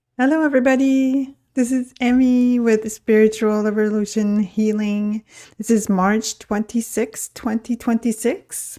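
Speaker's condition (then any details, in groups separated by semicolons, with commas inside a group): No condition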